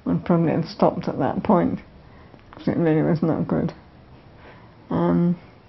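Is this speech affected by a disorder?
Yes: multiple sclerosis; jaw ache, drooling when painting with mouth.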